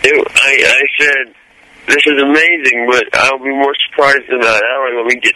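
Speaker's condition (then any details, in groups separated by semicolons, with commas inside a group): Cerebral palsy; symptoms much milder than the character's, no crutches in real life; less stutter than the character portrayed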